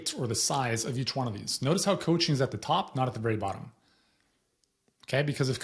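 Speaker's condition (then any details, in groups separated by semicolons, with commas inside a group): No condition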